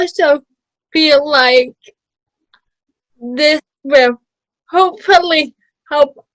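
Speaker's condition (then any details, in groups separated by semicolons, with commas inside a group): Cerebral palsy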